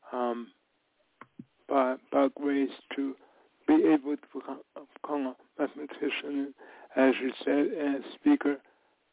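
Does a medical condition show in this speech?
Yes: cerebral palsy; from birth.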